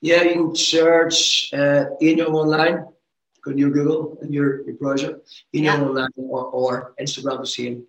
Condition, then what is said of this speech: Stuttering. I said, look, I know this is going to happen during this speech, but just bear with me.